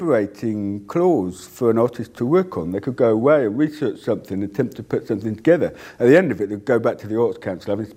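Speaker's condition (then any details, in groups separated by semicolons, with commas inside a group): Deafness; cannot hear own voice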